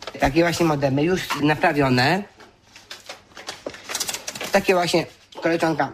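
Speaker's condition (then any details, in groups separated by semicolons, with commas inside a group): Down syndrome; errors with arithmetic and counting money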